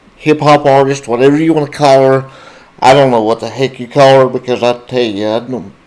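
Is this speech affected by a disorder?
Yes: cerebral palsy, spastic diplegia.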